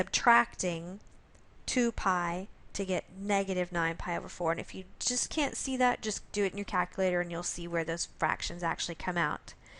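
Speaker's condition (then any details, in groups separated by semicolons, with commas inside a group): No condition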